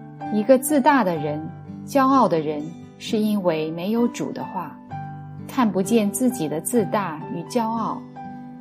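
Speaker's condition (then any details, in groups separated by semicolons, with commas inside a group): No condition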